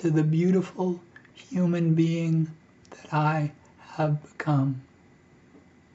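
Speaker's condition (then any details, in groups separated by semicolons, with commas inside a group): ALS; breathing increasingly difficult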